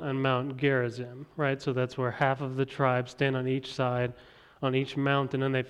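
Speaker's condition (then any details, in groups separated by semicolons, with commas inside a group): No condition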